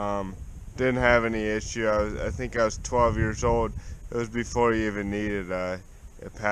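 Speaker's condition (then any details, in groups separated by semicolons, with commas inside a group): Cerebral palsy; spastic, affects walking and legs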